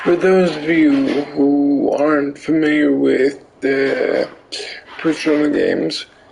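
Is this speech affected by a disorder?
Yes: cerebral palsy; limbs affected.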